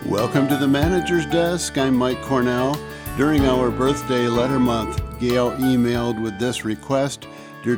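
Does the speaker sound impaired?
No.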